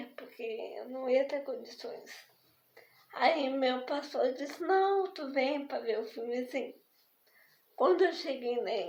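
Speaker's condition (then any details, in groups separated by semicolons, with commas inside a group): Spastic diplegic cerebral palsy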